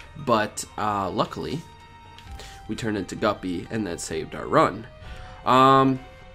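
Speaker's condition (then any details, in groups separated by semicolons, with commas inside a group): No condition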